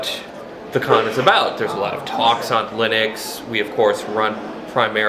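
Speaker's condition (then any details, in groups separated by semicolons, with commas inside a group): No condition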